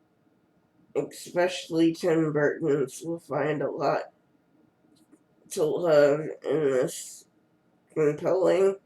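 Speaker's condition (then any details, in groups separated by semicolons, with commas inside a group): Cerebral palsy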